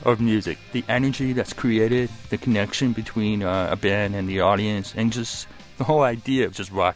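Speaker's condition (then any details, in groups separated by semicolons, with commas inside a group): Hearing loss, cochlear implant; hearing loss from infancy, hearing aids, lip reading, near-total loss late 20s; cochlear implant for about a decade, implant under skin behind ear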